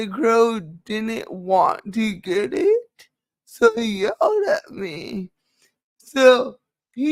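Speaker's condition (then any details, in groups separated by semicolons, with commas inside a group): Cerebral palsy; speech affected, permanent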